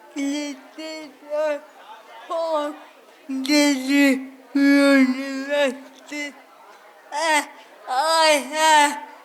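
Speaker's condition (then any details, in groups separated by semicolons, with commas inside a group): Cerebral palsy; speech not clear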